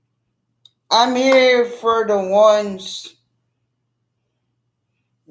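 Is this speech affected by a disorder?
No.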